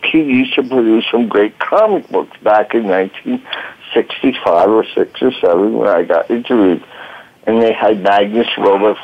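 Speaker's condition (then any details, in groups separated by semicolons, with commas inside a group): Voice box damage from tracheostomy; medic's trach tube damaged voice box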